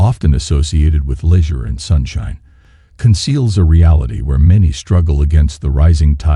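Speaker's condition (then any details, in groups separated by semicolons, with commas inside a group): No condition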